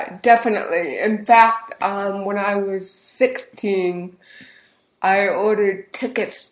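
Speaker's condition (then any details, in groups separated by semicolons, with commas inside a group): Cerebral palsy; very slurred speech as a child from cerebral palsy plus hearing impairment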